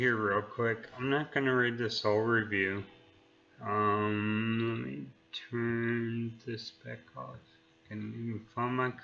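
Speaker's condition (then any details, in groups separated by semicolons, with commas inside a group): Neurological disease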